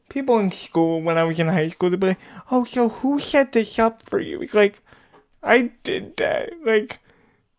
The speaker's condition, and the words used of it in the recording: Lisp. I mean, as a creative person, even with what I do, I get a lot of that too because of my vocal tendencies and the disability part of it.